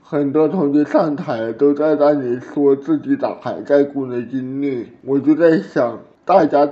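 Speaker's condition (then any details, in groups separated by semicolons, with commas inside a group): Cerebral palsy; has played basketball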